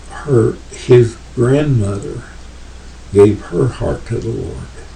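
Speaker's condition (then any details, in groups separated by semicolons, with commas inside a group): Parkinson's; tremors as early symptom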